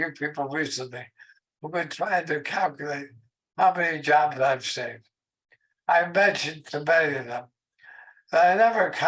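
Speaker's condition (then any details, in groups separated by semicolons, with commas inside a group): ALS; very weak voice, shortened speech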